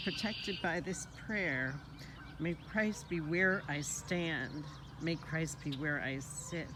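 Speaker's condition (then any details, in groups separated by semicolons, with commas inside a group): No condition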